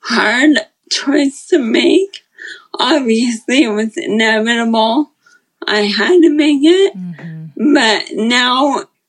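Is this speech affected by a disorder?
Yes: Friedreich's ataxia; rare debilitating neuromuscular disorder, signs from about age 12 with scoliosis, genetically confirmed at 22; progressive, degenerative, moved from walking to walker to wheelchair, uses wheelchair; communication becoming more challenging as disease progresses.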